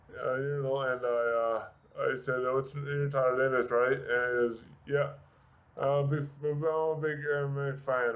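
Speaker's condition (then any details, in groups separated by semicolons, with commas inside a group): Severe brain injury; speech affected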